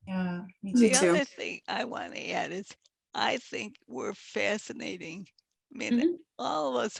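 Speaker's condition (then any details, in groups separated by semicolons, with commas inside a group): Multiple sclerosis; progressive form, quadriplegic, wheelchair user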